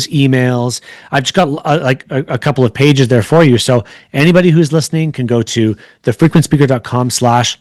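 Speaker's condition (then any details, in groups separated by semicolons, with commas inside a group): No condition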